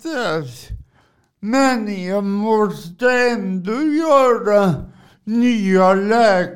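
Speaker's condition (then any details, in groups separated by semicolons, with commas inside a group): Cerebral palsy; from birth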